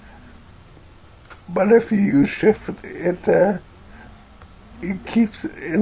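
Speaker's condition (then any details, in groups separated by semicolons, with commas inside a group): Cerebellar ataxia from brain tumour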